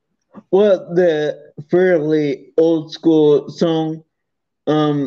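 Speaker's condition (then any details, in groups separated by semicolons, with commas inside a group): Multiple sclerosis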